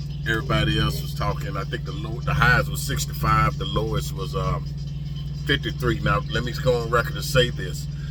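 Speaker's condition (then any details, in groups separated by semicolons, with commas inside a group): No condition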